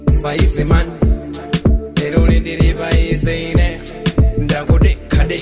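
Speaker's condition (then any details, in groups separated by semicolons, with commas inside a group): No condition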